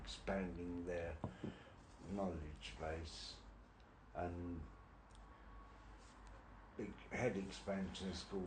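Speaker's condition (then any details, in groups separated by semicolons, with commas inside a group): Brain injury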